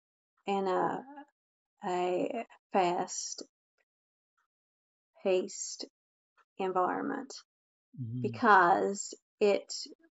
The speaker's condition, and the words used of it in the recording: Stuttering. I still have people laugh in my face. Oh, you forget your number, or oh, you forget your name? No, I stutter.